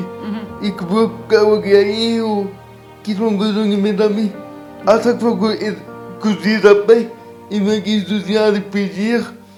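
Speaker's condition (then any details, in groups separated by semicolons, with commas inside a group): Cerebral palsy; present from birth, motor disorders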